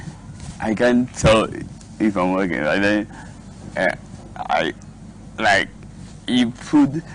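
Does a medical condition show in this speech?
Yes: cerebral palsy.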